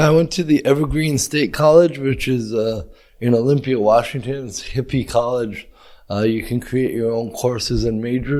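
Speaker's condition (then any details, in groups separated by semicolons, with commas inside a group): Cerebral palsy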